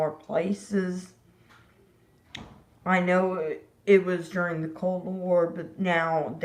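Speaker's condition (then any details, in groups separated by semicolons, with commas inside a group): Disability causing slurred speech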